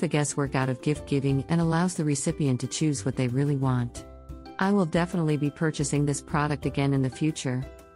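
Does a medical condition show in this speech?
No.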